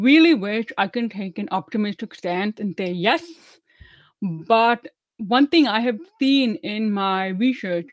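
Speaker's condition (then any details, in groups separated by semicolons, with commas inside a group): Deafness; hearing loss, about 25 years passing as hearing; uses hearing aids and closed captioning, not fluent in sign language; relearned English and speaking, about 10 years of speech therapy, told speaks really well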